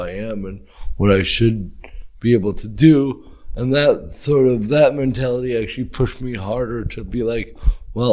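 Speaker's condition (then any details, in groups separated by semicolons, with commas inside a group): Cerebral palsy; brain injury, present from birth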